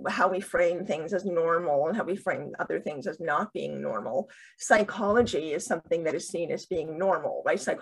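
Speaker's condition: Deafness with cochlear implants, bilateral cochlear implants

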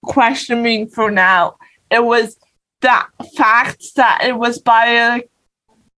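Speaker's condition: Cerebral palsy; non-progressive

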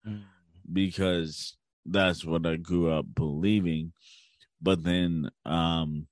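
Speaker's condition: Cerebral palsy; since birth

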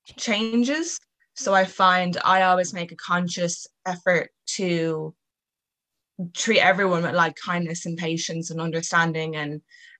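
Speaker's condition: Stuttering; onset at age 3, inherited from mother who also stutters, more covertly; age 23, in and out of speech therapy, many therapists, not currently attending; more severe than mother's; prolonged sounds, blocks

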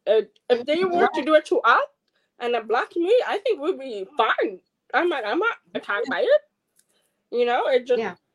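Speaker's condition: Deafness, acquired at age four

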